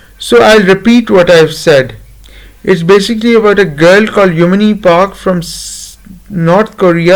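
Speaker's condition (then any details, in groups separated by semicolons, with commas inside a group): No condition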